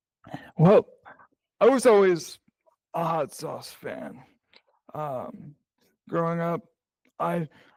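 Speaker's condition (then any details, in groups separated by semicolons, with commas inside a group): Cerebral palsy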